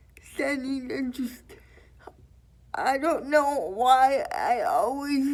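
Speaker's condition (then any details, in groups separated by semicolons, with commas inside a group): Cerebral palsy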